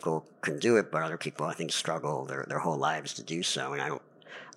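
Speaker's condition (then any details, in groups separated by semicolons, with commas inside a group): Cleft palate; lifelong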